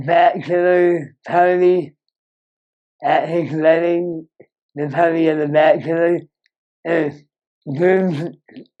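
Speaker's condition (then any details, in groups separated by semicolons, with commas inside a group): Moebius syndrome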